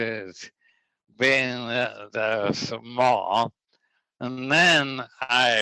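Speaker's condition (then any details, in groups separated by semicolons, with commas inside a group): ALS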